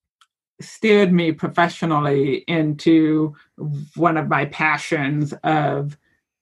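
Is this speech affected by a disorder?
Yes: hearing loss with cochlear implant; lifelong hearing loss, cochlear implant left ear, hearing aid right ear; recent cochlear implant surgery, decided on implant because hearing had decreased.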